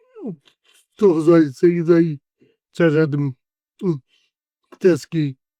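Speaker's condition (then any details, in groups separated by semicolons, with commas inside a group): Cerebral palsy; 40 years with condition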